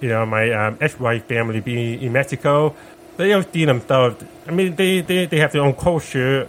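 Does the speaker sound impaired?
Yes: profound deafness, deaf accent, sensorineural hearing loss; sounds different, listeners ask where accent is from, parents taught speech.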